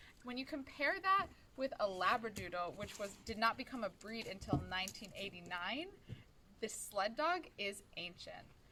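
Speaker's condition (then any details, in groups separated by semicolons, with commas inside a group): No condition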